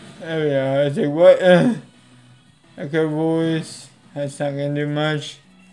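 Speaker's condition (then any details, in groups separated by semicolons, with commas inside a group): Cerebral palsy; affects legs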